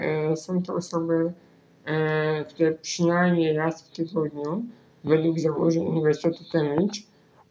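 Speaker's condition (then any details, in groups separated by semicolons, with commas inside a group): Spinal muscular atrophy; right-click via two keys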